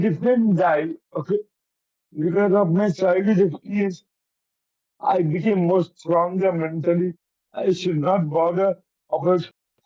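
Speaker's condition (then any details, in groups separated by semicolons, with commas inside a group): Cerebral palsy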